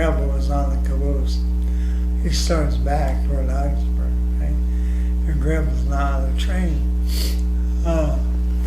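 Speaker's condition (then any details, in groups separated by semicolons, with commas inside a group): ALS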